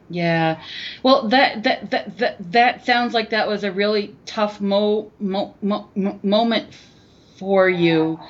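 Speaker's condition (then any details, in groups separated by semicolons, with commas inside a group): Stuttering; stuttering since age 5, persisting into adulthood; still stuttering as adult; formerly avoided speaking situations, speechless at first self-help group meeting, said name and stutter by fourth or fifth; repeated sounds, blocks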